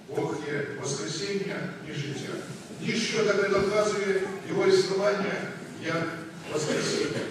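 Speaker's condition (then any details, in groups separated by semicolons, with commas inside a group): No condition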